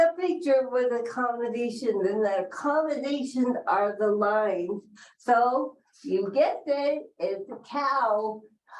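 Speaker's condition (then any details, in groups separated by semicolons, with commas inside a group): Cerebral palsy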